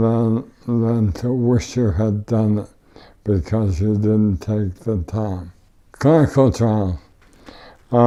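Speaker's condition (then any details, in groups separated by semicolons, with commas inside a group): ALS; tracheotomy, wheelchair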